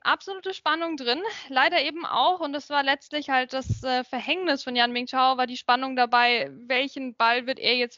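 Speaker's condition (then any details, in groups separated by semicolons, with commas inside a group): No condition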